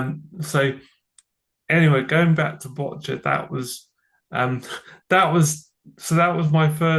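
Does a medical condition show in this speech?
Yes: cerebral palsy; from birth.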